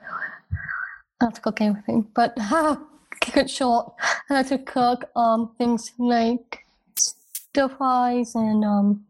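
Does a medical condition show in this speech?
Yes: Down syndrome.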